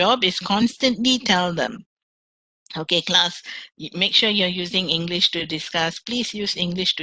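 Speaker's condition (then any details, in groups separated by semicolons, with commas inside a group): No condition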